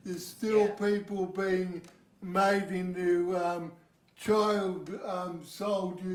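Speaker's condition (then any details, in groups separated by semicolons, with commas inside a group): Cerebral palsy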